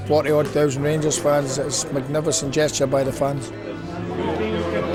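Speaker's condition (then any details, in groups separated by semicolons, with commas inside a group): No condition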